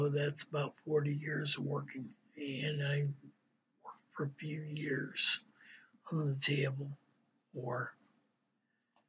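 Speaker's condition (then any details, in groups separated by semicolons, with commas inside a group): Ataxia; balance loss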